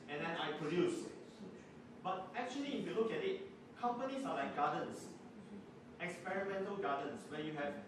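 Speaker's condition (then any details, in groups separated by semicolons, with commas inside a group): No condition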